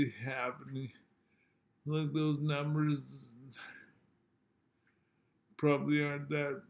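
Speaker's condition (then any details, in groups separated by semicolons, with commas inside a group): Multiple sclerosis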